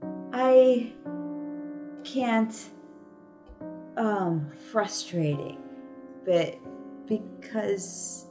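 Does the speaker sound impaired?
Yes: aphasia; aphasia after stroke at young age, brain swelling needing surgery at MGH, later seizures; progressed through therapy, still word-finding trouble, hard to keep up in conversation; loses words, short fragmented phrases, can sound unclear to unfamiliar listeners.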